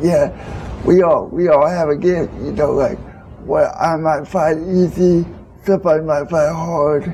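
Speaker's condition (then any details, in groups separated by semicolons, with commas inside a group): Cerebral palsy; congenital, since birth, told at early age would never talk or use bathroom; rides in specialized wheelchair pushed by brother Brent, kayak towed by Brent, 300-pound tandem bicycle; early prediction of no speech, now speaks in interview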